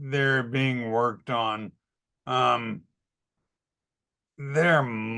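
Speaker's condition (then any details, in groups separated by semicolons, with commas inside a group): ALS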